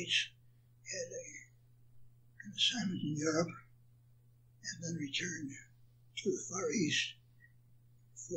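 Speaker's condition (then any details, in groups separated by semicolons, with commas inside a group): Parkinson's; attributed to Agent Orange exposure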